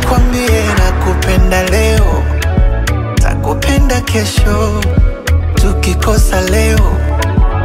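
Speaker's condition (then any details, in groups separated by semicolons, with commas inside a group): No condition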